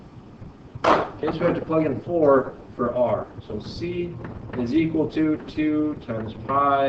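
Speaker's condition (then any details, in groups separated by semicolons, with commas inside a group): No condition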